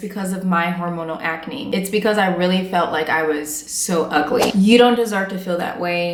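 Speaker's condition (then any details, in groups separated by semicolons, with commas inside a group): No condition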